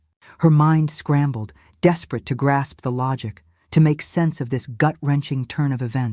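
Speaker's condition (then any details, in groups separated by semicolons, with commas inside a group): No condition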